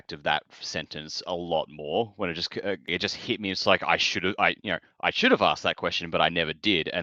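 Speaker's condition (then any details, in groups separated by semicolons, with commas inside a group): No condition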